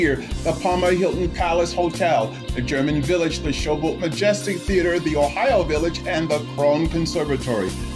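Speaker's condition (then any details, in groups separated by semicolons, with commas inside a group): No condition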